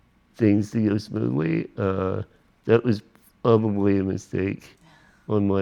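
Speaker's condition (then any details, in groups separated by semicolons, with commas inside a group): Spinal muscular atrophy; power wheelchair user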